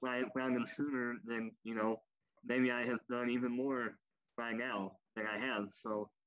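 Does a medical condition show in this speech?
Yes: cleft lip and palate, popliteal pterygium syndrome; knee arthritis.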